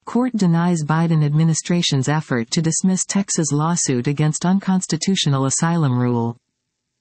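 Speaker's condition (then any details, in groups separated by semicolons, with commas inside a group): No condition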